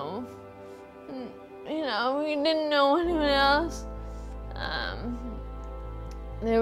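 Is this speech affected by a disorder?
Yes: Friedreich's ataxia; 24 years since diagnosis.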